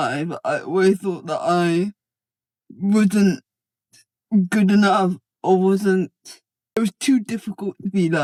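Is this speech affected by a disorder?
Yes: cerebral palsy.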